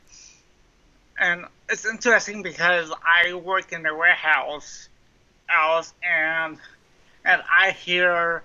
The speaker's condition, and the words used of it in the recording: Cerebral palsy. It's because of the speech impediment.